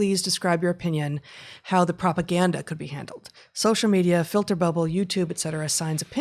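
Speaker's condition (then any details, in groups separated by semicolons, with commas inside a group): No condition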